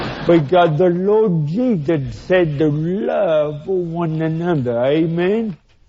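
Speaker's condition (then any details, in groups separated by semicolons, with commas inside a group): Cerebral palsy; speech hard to understand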